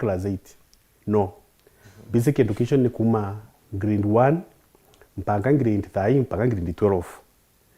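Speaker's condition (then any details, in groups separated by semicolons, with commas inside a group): No condition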